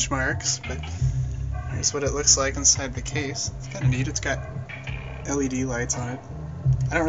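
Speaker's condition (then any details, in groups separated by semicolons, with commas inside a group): No condition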